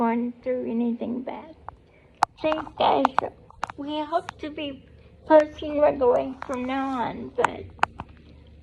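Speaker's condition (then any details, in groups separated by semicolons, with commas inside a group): Cerebral palsy; able to talk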